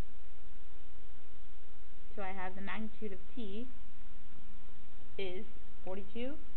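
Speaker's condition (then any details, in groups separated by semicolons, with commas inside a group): No condition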